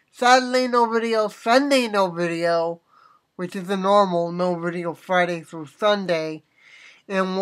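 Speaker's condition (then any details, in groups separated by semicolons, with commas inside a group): Cerebral palsy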